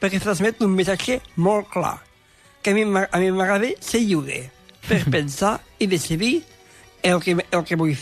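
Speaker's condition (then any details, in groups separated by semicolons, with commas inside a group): Down syndrome; very talkative, asks not to be corrected on how he says things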